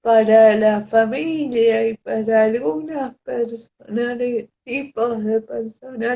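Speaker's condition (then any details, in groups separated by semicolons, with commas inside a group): Cerebral palsy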